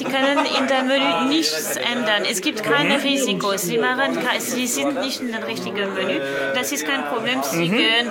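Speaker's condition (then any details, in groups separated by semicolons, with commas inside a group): No condition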